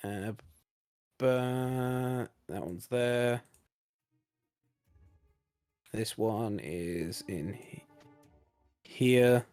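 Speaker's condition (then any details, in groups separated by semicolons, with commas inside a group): No condition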